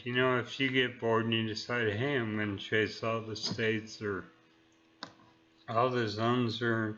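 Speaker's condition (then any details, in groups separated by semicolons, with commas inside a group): Neurological disease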